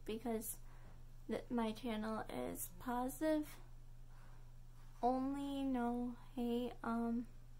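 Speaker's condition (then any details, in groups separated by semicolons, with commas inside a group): Cerebral palsy; spasticity and dystonia, cause illness and womb stroke, surgery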